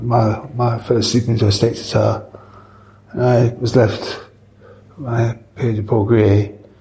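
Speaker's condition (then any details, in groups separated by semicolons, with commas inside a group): Parkinson's; long-standing, diagnosed about 5 years after restaurant opened, pioneering surgery with two brain wires and implanted battery; mobile after surgery, less time in kitchen; affects speech, rare audio interview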